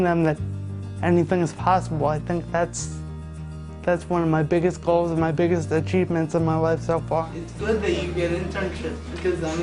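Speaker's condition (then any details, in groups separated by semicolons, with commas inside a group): Cerebral palsy quadriplegia; all four limbs affected, premature birth, non-progressive, spasticity, wheelchair, childhood leg surgery; 27 years since diagnosis at birth, therapy from 3 months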